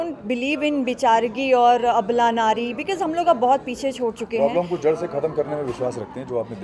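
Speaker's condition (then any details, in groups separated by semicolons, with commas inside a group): No condition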